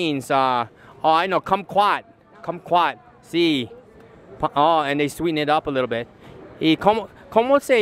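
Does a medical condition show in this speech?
No.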